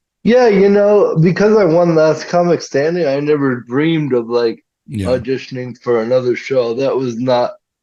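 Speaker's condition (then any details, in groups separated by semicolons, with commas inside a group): Cerebral palsy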